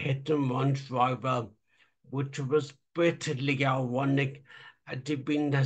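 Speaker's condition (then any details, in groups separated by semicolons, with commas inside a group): Traumatic brain injury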